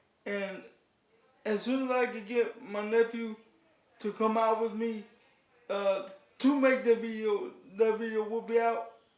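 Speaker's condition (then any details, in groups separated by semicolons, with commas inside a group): Cerebral palsy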